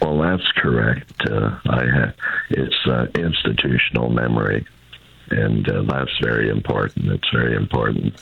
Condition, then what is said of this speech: Throat cancer. The most recent health issue I had was throat cancer, and it's affected my voice, of course.